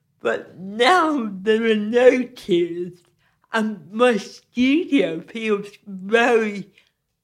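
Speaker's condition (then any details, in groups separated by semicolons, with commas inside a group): Cerebral palsy; careful movement needed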